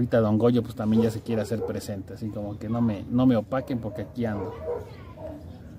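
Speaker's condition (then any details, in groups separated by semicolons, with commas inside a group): No condition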